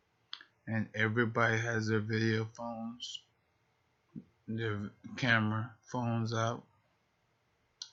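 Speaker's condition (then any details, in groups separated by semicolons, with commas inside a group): Multiple sclerosis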